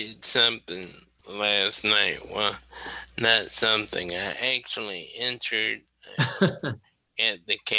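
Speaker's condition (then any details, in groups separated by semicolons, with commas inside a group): Cerebral palsy; wheelchair user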